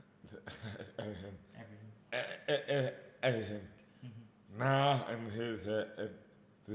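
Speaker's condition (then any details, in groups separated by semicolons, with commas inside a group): Dystonia; mouth impairment affects speech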